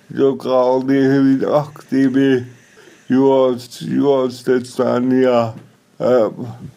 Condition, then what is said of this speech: Cerebral palsy. Kuten kuulette, niin puheeni on vähän epäselvää, mutta CP-vamma tarkoittaa periaatteessa syntymässä ollutta hapenpuutetta tai sitten syntymän jälkeen tapahtunutta aivovauriota 2 vuoden kuluessa.